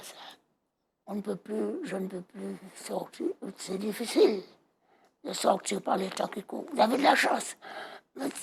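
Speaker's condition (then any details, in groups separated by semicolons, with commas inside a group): Total laryngectomy; voice audibly altered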